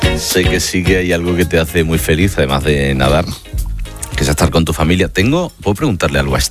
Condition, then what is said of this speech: No condition.